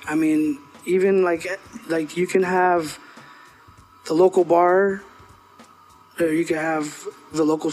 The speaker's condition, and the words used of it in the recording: Stuttering. Like, naturally, I talk with a stutter, bro.